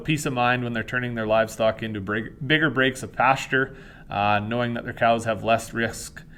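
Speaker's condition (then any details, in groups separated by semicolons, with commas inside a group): No condition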